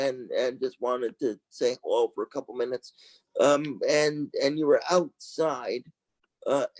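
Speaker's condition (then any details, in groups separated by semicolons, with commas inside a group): Cerebral palsy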